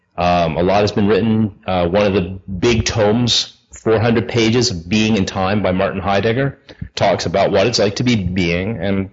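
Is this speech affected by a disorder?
No.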